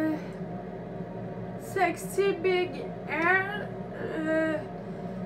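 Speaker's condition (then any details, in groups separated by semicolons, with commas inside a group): Ataxia; degenerative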